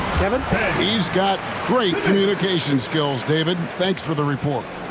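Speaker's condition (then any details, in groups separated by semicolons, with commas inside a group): No condition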